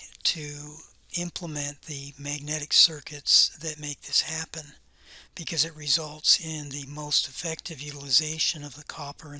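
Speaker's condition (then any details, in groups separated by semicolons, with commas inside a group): No condition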